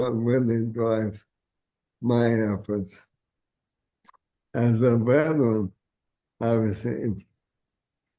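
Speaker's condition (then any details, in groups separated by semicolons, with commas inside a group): ALS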